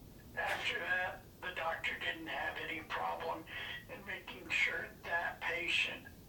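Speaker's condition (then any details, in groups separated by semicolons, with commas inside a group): Parkinson's disease; diagnosed 5-6 years ago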